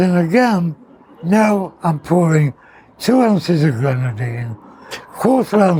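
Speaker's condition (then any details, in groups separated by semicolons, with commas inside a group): Partial glossectomy for tongue cancer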